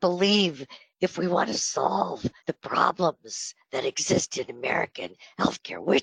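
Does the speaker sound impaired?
Yes: spasmodic dysphonia; treated with Botox; breathy voice from Botox treatment, sounds like Marilyn Monroe.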